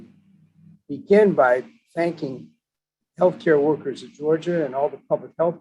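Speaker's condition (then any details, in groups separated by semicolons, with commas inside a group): No condition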